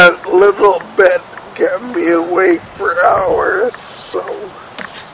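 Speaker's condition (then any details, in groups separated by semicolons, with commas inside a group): Cerebellar ataxia from brain tumour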